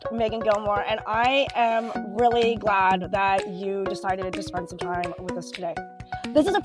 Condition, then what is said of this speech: No condition.